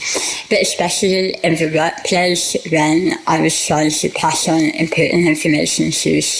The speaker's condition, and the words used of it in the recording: Tongue cancer surgery. Because it's easier for me to speak and because people react more comfortably with my speech now.